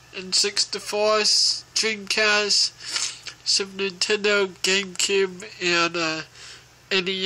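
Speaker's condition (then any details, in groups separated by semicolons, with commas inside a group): Cerebral palsy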